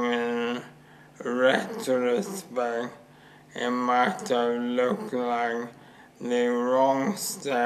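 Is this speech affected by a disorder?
Yes: motor neuron disease; throat and mouth weakness affecting speech.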